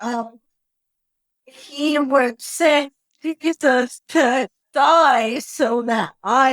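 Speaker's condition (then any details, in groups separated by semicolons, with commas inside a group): Cerebral palsy; wheelchair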